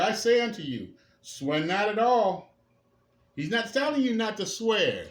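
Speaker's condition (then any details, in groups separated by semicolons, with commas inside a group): No condition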